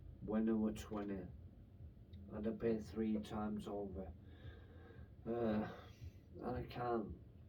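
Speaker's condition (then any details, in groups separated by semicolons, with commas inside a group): Brain infection with surgery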